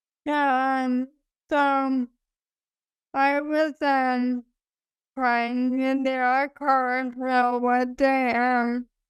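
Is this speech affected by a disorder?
Yes: ALS; sporadic form, cause unknown.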